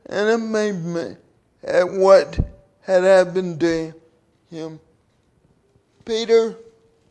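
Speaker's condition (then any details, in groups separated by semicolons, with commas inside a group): Cerebral palsy; due to birth complications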